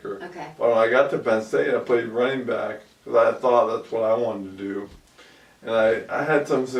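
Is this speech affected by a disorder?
Yes: ALS; about 2 years since onset.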